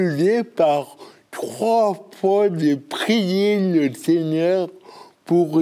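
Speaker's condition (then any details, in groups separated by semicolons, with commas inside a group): Cerebral palsy; birth injury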